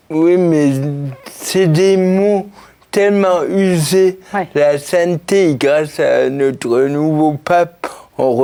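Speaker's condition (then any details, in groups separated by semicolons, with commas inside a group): Cerebral palsy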